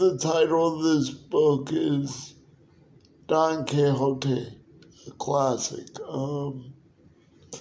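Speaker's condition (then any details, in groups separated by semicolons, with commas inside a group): Cerebral palsy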